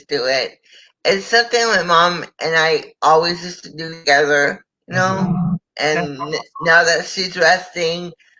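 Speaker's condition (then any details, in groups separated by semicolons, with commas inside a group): Cerebral palsy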